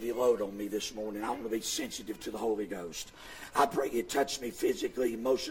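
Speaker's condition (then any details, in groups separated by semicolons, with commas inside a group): Vocal fold paralysis; voices with false folds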